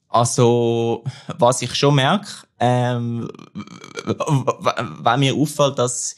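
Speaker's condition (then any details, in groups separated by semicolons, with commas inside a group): Stuttering; stuttering since about age 3.5, persisting, childhood self-experiments like robot-like speaking; affected in certain situations, varies better or worse, fluent when singing; repeated sounds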